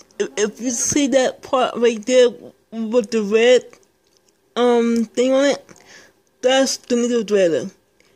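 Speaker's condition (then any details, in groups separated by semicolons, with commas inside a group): Speech impairment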